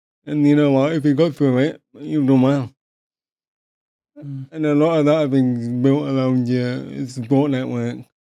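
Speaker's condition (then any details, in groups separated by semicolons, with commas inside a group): Paralysis after childhood accident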